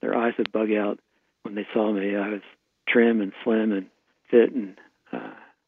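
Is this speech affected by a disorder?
Yes: Parkinson's disease; right hand tremor at onset, slack face, practices smiling, suspected cause fertilizer fumes, Magic Marker xylene; on carbidopa levodopa, tremors gone, functioning almost normally, Requip and other dopamine agonists tried earlier.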